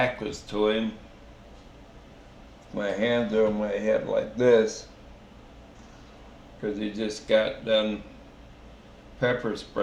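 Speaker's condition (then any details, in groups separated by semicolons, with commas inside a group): Traumatic brain injury; slurred speech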